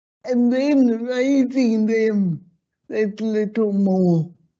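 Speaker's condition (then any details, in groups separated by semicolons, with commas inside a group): Slurred speech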